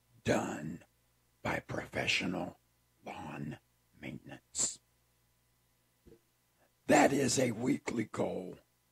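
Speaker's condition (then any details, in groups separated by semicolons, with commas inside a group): Throat cancer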